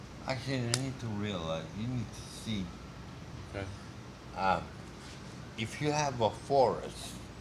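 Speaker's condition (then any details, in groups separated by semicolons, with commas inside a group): Multiple sclerosis; diagnosed at age 17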